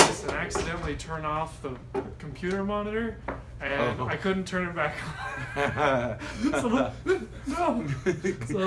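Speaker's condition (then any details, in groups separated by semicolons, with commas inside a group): No condition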